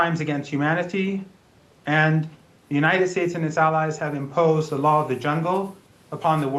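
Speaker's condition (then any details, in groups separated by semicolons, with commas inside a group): No condition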